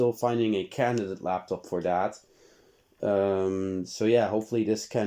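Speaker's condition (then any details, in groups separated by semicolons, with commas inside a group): No condition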